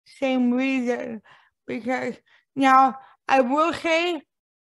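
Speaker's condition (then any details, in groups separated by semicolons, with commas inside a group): Cerebral palsy; impaired speech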